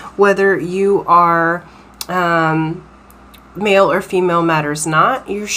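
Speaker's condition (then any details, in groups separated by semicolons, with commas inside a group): No condition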